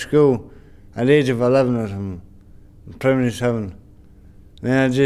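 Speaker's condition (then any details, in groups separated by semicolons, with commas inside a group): Brain injury; spasticity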